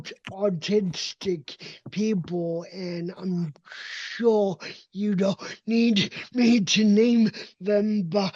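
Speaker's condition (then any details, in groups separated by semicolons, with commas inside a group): Cerebral palsy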